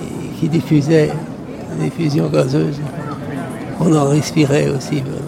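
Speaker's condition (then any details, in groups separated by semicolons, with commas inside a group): Parkinson's disease; age 73, attributed to occupational pesticide exposure at agricultural cooperative via skin and inhaled gases, recognized occupational disease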